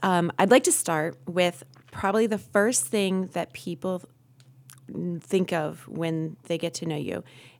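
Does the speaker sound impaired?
No.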